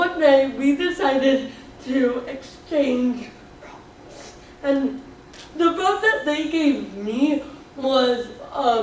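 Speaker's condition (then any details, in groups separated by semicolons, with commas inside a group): Cerebral palsy; speech slightly off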